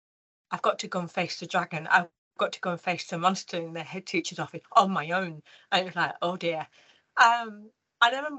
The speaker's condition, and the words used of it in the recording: Deafness. I've not quite got that full moment, if that makes sense.